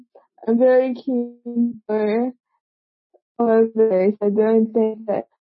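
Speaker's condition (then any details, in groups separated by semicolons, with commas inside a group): Cerebral palsy; present from birth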